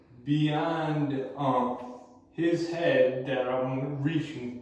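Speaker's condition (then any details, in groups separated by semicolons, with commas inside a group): Cerebral palsy; movement dexterity issues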